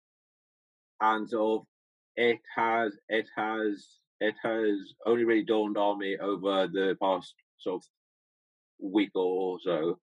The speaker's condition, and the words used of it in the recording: Stuttering. But it's still there to a point, and there's still quite a few cases where I do stutter.